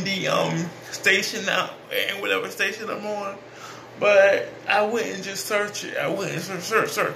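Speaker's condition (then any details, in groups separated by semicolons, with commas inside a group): Cerebral palsy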